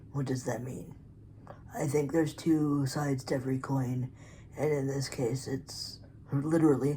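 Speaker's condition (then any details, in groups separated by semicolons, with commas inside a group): Cerebral palsy; physically disabled; articulate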